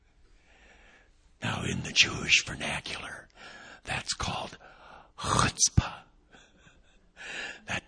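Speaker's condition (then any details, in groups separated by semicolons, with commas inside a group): Vocal cord paralysis, unilateral; voice not yet back, audibly affected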